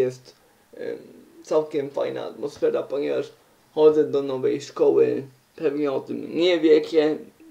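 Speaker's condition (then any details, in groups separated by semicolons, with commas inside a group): Cerebral palsy; uses wheelchair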